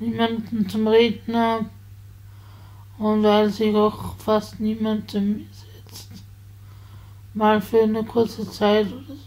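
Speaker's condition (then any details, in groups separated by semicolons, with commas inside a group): Spasticity from birth; multiple sclerosis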